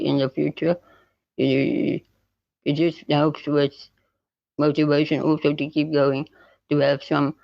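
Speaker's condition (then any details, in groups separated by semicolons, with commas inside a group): Spinal muscular atrophy type 2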